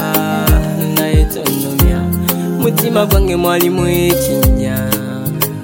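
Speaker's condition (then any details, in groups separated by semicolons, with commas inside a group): No condition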